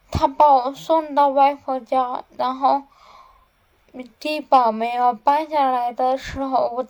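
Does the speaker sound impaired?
Yes: cerebellar atrophy, hereditary; slurred, muffled articulation, tongue not nimble, listeners struggle to understand.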